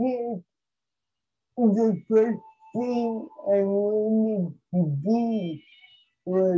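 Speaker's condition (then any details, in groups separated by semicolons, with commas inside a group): Cerebral palsy; present from birth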